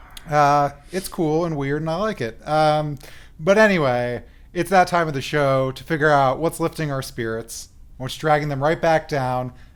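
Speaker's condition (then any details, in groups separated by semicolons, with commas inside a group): No condition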